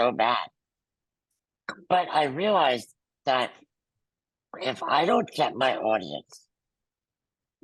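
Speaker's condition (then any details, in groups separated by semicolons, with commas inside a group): Muscular dystrophy; present from birth, wheelchair user, back surgery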